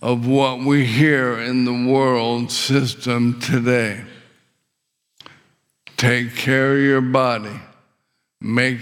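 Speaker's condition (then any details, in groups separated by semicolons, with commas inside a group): ALS; muscles falling apart throughout body, swallowing difficulty; very little physical function, paralysis expected within a year or two, later breathing muscle failure expected; struggles with swallowing, choked seriously on saliva, windpipe tightened, couldn't breathe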